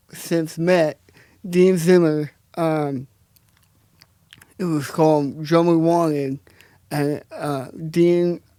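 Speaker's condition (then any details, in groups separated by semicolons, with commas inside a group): Cerebral palsy; present since birth; speech impairment, hard to understand, improved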